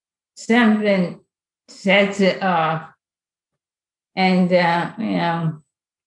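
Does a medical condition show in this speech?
Yes: ALS; voice changed, can no longer sing or perform, voice banked.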